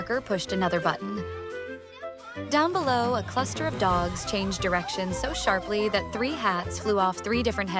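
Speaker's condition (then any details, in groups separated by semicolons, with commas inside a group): No condition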